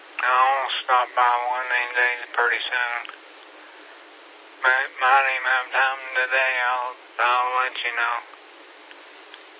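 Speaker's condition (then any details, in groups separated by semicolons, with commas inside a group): Parkinson's; recently started wearing fall monitor, fall risk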